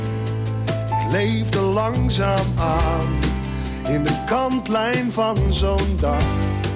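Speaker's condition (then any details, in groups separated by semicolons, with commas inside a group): No condition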